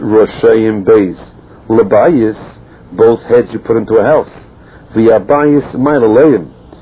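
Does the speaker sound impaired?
No.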